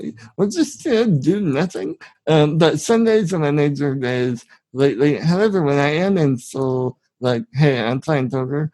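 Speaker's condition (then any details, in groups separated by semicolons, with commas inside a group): Spinal muscular atrophy; genetic, from birth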